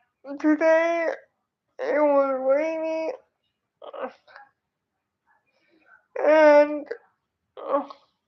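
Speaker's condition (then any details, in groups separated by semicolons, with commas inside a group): Cerebral palsy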